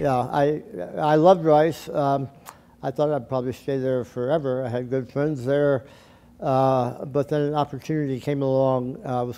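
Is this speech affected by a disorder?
Yes: tongue cancer surgery.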